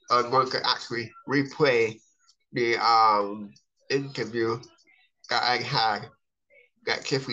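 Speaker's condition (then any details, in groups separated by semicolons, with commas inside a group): Cerebral palsy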